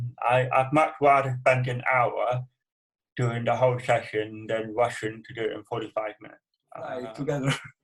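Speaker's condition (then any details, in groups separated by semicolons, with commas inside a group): Cerebral palsy; from birth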